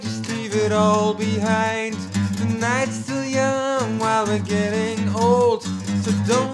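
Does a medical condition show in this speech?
No.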